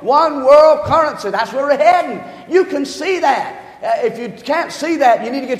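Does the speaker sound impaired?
No.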